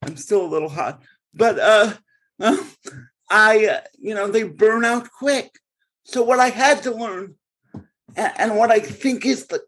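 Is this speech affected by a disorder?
Yes: cerebral palsy; congenital cerebral palsy, since birth, born in Bridgeport.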